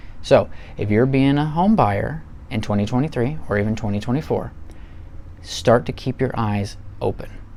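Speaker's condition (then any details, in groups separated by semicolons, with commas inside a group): No condition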